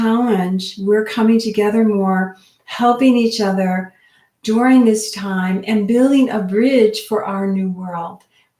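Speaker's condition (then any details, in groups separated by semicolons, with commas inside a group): No condition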